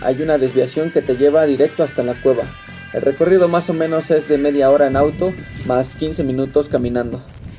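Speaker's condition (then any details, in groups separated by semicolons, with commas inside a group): No condition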